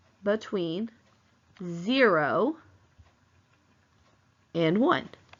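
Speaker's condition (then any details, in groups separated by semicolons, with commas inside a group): No condition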